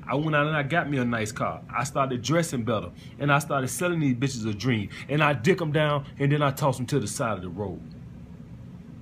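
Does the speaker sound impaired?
No.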